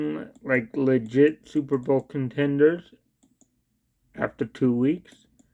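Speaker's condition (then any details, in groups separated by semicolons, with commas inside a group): Cerebral palsy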